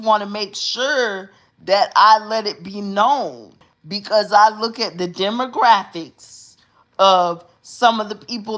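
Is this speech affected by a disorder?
Yes: cerebral palsy.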